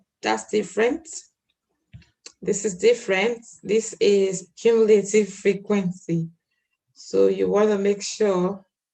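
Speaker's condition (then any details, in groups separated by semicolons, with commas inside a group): No condition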